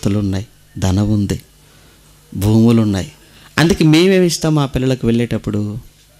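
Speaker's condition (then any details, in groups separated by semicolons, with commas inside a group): No condition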